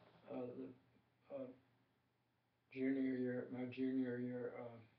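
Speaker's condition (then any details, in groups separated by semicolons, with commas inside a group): Tongue cancer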